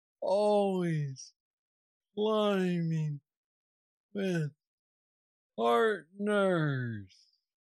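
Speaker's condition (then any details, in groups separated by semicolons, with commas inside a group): Parkinson's disease; about 9 years since diagnosis, most aggressive form, still progressing, no plateau, mobility struggles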